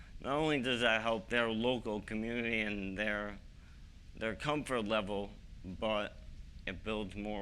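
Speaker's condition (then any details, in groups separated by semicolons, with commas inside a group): ALS; arms too weak to use, young-adult onset; two years since diagnosis, slow progression, still walking, therapy; voice slightly weaker, swallowing slightly harder, large pills hard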